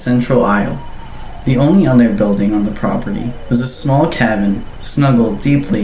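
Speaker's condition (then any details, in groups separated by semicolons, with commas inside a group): No condition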